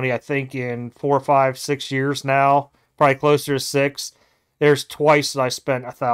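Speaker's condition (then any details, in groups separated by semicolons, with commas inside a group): No condition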